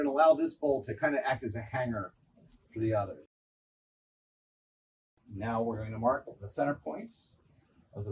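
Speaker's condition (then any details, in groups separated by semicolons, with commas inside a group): No condition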